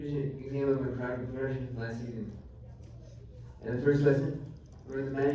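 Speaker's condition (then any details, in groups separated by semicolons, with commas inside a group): Traumatic brain injury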